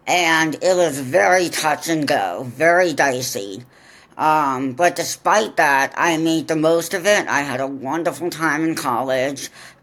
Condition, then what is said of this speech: Deafness. I'm not even very good at this, but, I've had to take training, and you're just a natural.